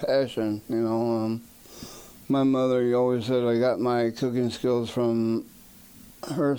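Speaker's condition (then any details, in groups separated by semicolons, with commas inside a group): Parkinson's disease; young onset, diagnosed at age 30 at stage 4, found during neck surgery after car accident; stage 5, about 24 years since diagnosis, wheelchair user for 8 years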